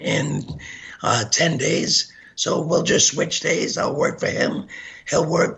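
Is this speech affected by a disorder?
Yes: gunshot injury to voice box; bullet still lodged behind carotid artery, from Oak Creek Sikh temple shooting.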